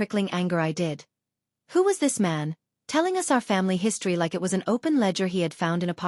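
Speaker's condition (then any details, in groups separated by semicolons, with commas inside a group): No condition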